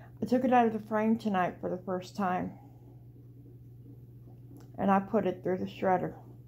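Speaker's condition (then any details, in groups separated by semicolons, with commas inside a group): Cerebral palsy; walks flat-footed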